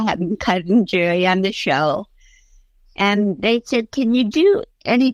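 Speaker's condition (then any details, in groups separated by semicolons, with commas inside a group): Cerebral palsy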